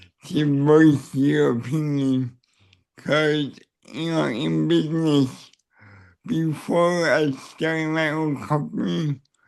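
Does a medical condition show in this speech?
Yes: cerebral palsy; neck surgery went badly.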